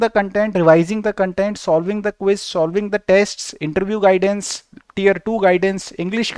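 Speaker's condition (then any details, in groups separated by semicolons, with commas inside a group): No condition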